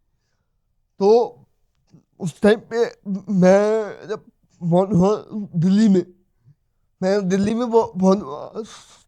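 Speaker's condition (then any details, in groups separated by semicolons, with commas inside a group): Cerebral palsy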